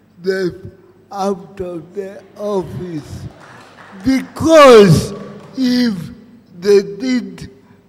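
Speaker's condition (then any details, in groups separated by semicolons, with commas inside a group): Cerebral palsy; about 34 years since onset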